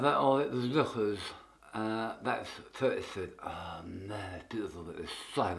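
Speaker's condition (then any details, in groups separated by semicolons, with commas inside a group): Tongue cancer; half tongue removed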